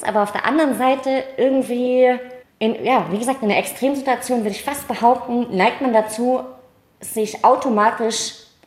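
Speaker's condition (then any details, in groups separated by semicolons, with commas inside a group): Cleft palate, mild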